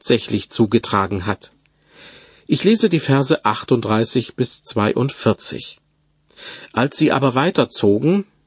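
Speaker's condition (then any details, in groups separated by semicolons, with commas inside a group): No condition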